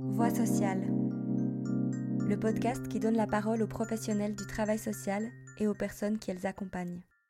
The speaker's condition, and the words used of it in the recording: No condition.